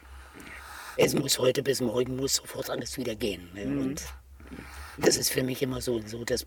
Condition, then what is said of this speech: Laryngectomy. Jetzt wurde eine kleine Klappe umgelegt an der Trachealkanüle, beziehungsweise Sie tragen ja eine Epithese, also eine speziell angepasste Trachealkanüle.